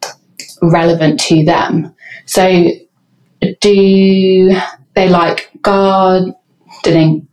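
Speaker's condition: Stammer; stammering left unedited in podcast, British Stammering Association no diversity without disfluency campaign; prolonged sounds, blocks

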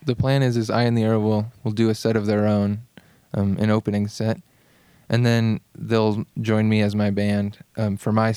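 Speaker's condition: No condition

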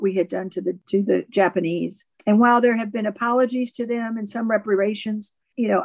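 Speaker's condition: No condition

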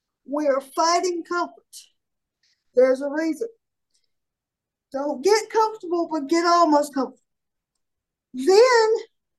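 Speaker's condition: Cerebral palsy; largely independent

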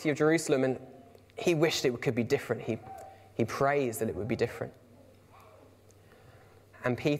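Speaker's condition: No condition

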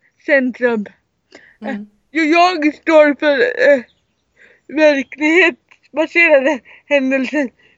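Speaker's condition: Cerebral palsy, severe

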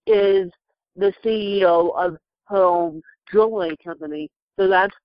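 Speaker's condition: Cerebral palsy; can type but very slowly

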